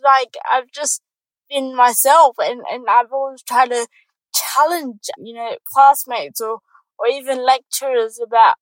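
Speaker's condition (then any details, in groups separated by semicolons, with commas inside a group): Cerebral palsy; congenital cerebral palsy, born in New Zealand, moved to Australia on doctors' advice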